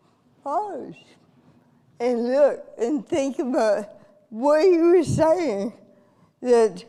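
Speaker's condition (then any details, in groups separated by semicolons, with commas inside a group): Cerebral palsy; from birth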